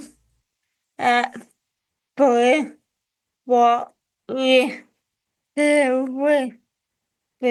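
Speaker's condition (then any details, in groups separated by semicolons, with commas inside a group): Cerebral palsy; from birth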